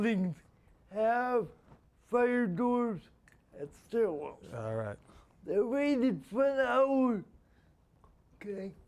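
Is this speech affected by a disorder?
Yes: spastic quadriplegia.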